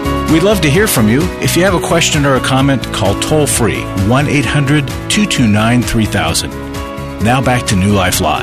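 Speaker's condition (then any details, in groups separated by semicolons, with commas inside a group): No condition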